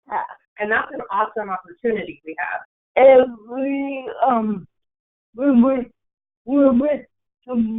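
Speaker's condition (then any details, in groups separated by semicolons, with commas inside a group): Cerebral palsy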